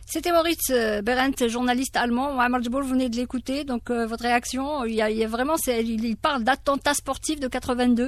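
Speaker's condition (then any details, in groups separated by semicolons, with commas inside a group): No condition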